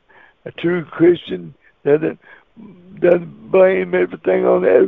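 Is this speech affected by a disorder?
Yes: cerebral palsy; wheelchair user.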